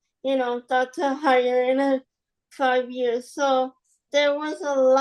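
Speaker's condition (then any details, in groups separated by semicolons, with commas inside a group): Spastic quadriplegic cerebral palsy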